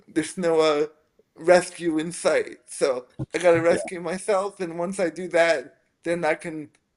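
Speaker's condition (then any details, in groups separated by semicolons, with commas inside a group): Spastic quadriplegic cerebral palsy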